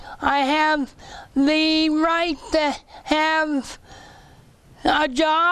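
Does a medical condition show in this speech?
Yes: cerebral palsy.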